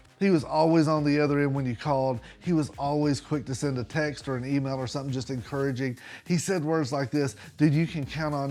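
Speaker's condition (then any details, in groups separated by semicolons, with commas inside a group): No condition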